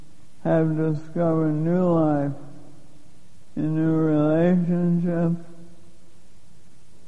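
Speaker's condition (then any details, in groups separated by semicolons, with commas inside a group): Lou Gehrig's disease; given 3 to 5 years to live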